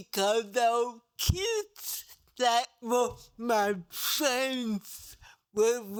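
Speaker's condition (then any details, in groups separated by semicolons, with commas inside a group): Cerebral palsy; diplegia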